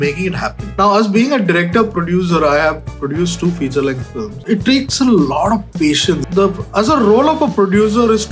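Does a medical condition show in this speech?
No.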